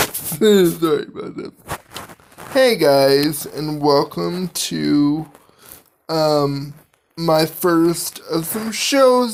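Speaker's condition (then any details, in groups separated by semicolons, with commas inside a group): Cerebral palsy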